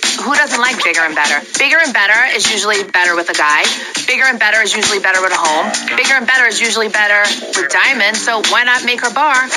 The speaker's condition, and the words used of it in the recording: No condition.